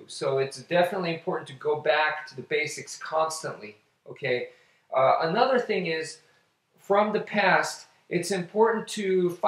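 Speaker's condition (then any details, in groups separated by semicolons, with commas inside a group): No condition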